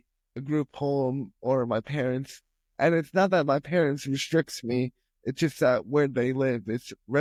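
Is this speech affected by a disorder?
Yes: spastic quadriplegic cerebral palsy; speech impairment from brain injury.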